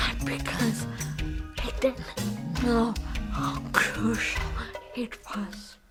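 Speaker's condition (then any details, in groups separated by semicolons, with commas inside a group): Traumatic brain injury; car crash, coma; after coma from car crash; relearned swallowing, singing voice lost, much voice therapy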